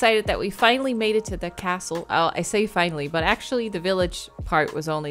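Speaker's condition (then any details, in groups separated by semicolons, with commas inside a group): No condition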